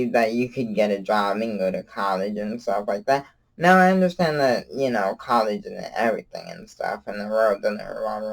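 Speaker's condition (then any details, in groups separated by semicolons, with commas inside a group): Cerebral palsy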